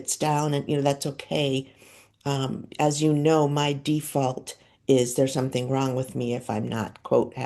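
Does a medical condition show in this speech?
No.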